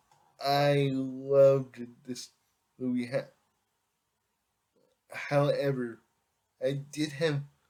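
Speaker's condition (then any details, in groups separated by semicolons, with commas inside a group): Cerebral palsy; affects all muscles; able to speak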